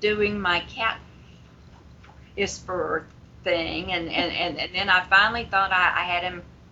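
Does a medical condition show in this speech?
Yes: stuttering; long-standing stuttering, managed over the years; here repeated words, prolonged sounds.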